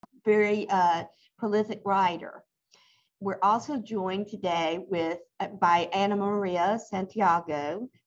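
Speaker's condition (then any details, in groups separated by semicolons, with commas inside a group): No condition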